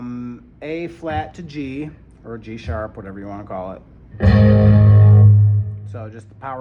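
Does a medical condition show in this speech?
No.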